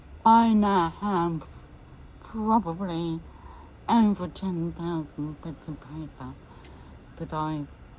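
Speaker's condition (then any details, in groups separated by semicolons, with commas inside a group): MND; 33 years since onset, lungs checked; voice may be difficult to understand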